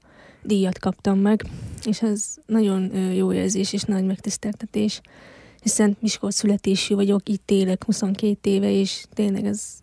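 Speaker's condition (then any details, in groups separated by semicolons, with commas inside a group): Hearing loss since birth; congenital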